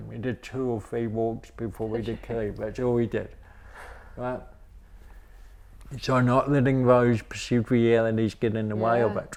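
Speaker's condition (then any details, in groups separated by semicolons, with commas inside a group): Cerebral palsy; cerebral palsy, from birth; speech noticeably affected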